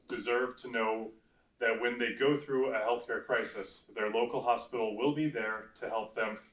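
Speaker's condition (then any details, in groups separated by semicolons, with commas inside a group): No condition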